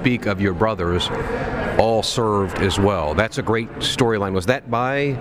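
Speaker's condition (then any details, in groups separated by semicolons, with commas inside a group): No condition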